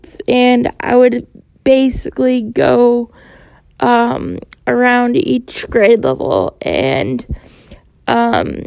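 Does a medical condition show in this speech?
Yes: cerebral palsy; born 29 weeks premature, stroke or bleed at birth, unable to walk, tight muscles, physical therapy age 4 to 18; uses wheelchair, does therapy at home alone since stopping at 18.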